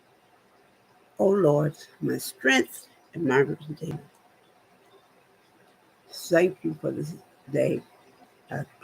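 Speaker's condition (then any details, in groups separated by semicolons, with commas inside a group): Spinal neurosarcoidosis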